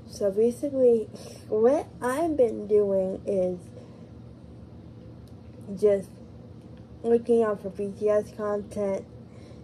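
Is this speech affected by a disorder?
Yes: cerebral palsy.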